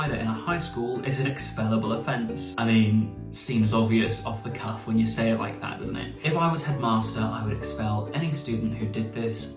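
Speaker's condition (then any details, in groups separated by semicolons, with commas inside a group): No condition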